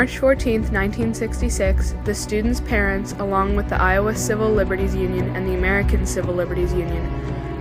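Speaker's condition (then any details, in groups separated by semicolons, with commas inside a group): No condition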